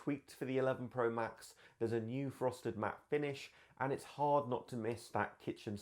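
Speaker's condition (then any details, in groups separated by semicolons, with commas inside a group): No condition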